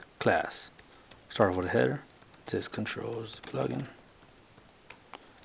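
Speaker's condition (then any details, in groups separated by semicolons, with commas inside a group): No condition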